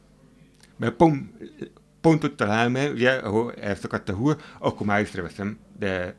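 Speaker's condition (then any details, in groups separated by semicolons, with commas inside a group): Hearing impairment; hard of hearing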